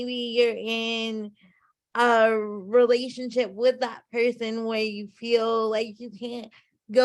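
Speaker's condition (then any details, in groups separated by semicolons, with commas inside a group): Cerebral palsy; spastic type, from birth, cannot walk, withered hands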